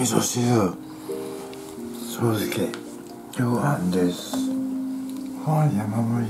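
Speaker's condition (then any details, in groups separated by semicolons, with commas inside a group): Tongue cancer, partial glossectomy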